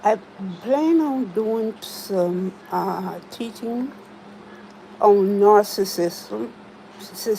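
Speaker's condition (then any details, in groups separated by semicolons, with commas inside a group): Spinal neurosarcoidosis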